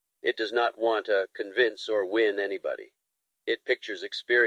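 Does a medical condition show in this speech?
No.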